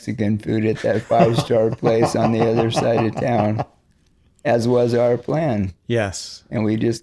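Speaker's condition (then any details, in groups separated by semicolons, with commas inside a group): ALS; progressive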